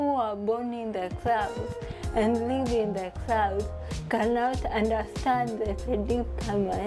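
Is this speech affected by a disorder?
Yes: cerebral palsy; from birth.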